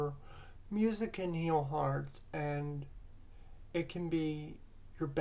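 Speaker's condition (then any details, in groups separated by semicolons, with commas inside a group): Cerebral palsy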